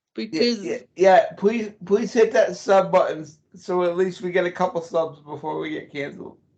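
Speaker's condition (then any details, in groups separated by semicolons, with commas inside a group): Cerebral palsy; voice goes up and down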